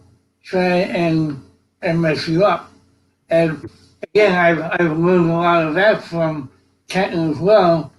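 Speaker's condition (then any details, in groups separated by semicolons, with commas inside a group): Cerebral palsy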